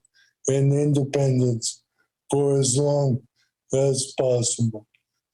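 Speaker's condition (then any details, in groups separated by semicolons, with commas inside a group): ALS; hands affected; FVC 37% then 45% predicted, experimental cell therapy; speech no longer affected by shortness of breath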